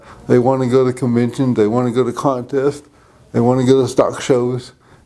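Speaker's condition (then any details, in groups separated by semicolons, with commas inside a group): Cerebral palsy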